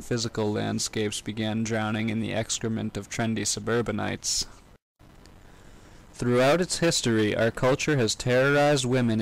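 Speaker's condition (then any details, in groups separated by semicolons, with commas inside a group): No condition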